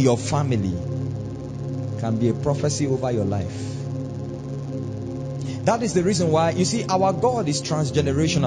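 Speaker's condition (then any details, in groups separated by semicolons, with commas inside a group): No condition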